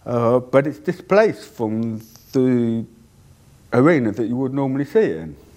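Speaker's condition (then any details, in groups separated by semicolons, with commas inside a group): Deafness; cannot hear own voice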